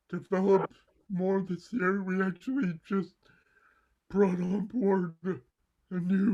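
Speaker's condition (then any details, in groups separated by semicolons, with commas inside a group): Cerebral palsy; mild left side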